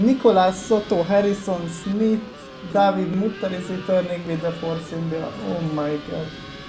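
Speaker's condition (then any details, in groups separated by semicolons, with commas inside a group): No condition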